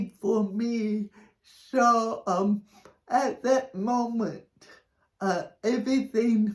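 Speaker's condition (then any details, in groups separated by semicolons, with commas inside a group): Cerebral palsy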